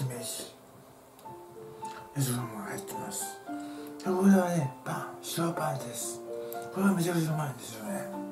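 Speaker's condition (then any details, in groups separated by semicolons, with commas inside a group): Tongue cancer, partial glossectomy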